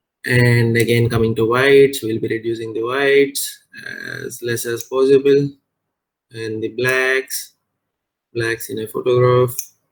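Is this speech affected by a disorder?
No.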